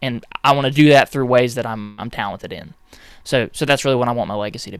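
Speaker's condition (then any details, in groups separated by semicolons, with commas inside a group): No condition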